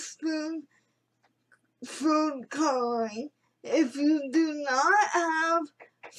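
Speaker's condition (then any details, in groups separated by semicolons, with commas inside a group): Cerebral palsy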